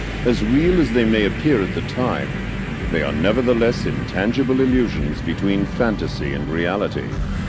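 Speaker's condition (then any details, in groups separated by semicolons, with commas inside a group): No condition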